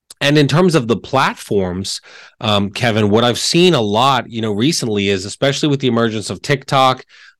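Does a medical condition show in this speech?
No.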